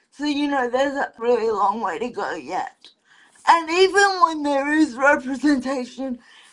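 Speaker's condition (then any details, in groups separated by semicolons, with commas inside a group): Cerebral palsy; cerebral palsy affecting movement and posture, full-time wheelchair user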